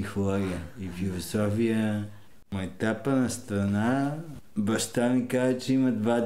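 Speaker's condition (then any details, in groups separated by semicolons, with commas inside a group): Cerebral palsy; oxygen loss at birth, stroke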